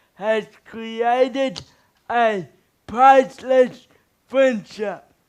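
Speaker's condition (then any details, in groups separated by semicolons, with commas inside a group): Cerebral palsy; speech slightly improved recently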